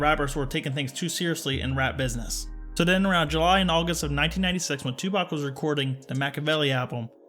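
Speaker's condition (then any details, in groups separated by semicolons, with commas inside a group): No condition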